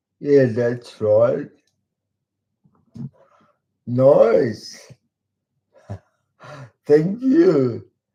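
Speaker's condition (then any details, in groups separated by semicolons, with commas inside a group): Cerebral palsy; talks slowly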